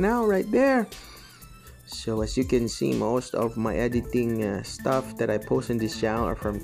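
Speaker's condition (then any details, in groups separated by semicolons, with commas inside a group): No condition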